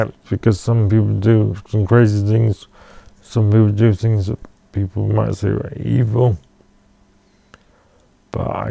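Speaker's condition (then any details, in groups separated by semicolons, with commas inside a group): Cerebral palsy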